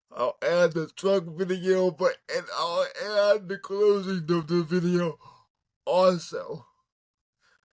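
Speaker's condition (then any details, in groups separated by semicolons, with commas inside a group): Cerebral palsy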